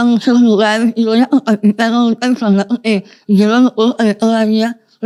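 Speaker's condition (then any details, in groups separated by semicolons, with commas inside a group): Moebius syndrome, congenital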